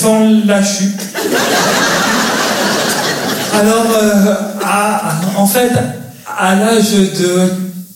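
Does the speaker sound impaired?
Yes: stuttering; stutters since childhood, at age 4 misdiagnosed with Tourette by a psychiatrist before stuttering diagnosis; still stutters as adult, performing on radio; could not say 'alors' as child, restarts hard word on air, asked to speak clearly; here prolonged sounds.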